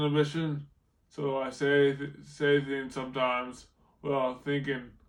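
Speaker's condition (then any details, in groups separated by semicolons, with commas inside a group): Brain injury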